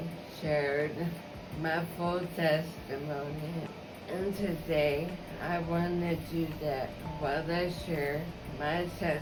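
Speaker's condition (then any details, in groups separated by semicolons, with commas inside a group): ALS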